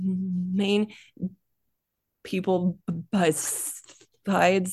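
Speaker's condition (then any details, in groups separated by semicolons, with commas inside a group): Stuttering; stutter since childhood, more severe when younger, quiet child avoiding speaking, NSA workshop in Fort Lauderdale; still stutters, no problems communicating at work, growing confidence; more comfortable the more people spoken to, sound repetitions; prolonged sounds, blocks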